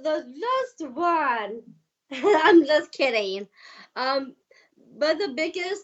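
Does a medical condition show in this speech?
Yes: Down syndrome.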